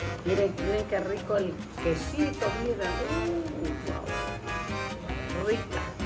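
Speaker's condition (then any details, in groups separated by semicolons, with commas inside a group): No condition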